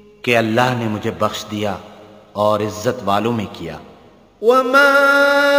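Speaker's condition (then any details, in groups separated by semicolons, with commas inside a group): No condition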